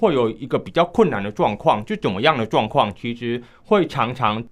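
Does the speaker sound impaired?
Yes: hearing impairment, mild; unusual high-frequency hearing loss, low frequencies near normal, market hearing aids largely ineffective, uses atypical assistive device; underwent speech rehabilitation therapy.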